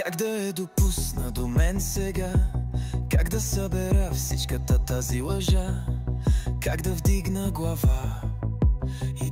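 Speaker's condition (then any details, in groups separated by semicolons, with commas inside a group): No condition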